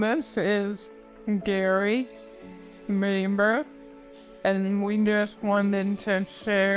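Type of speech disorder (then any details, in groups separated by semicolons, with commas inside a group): Bulbar dysarthria; bulbar-onset ALS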